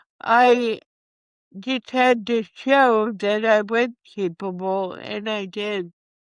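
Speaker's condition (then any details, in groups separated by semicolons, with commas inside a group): Cerebral palsy; from birth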